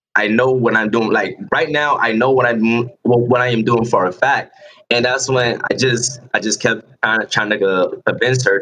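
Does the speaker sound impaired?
Yes: stuttering; developmental stuttering, severe, present since birth, self-practice through YouTube vlogging to overcome it; here repeated sounds.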